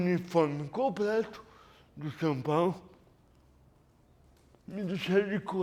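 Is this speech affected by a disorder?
Yes: cerebral palsy.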